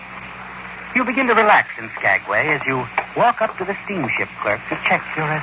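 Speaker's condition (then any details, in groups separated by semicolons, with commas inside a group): No condition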